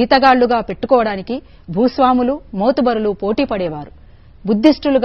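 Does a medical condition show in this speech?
No.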